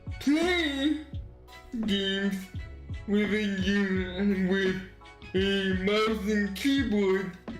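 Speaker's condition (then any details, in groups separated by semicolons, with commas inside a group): Cerebral palsy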